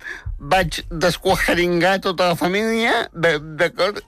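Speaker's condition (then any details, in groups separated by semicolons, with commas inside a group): Spastic tetraplegic cerebral palsy; premature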